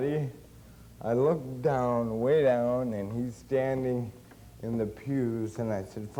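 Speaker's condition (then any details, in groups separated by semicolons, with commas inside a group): Cerebral palsy; since birth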